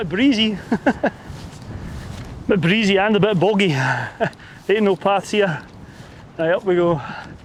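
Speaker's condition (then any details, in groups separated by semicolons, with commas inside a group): No condition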